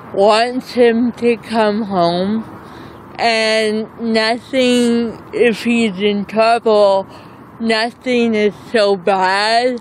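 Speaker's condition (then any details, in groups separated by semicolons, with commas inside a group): Cerebral palsy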